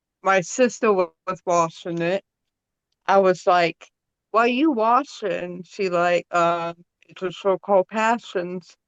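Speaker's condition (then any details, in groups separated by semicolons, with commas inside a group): Cerebral palsy; from birth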